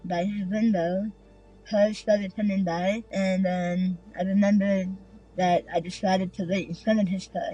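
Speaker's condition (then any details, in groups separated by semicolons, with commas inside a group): Tongue removal for cancer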